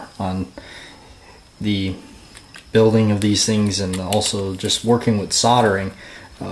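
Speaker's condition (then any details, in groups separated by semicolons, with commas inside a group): No condition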